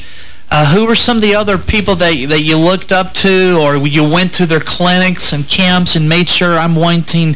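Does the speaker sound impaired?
No.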